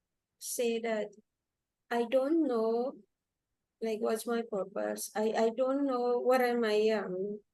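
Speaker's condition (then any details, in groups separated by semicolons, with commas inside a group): No condition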